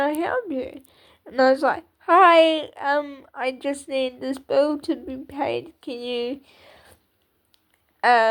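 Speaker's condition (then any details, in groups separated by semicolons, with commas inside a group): Cerebral palsy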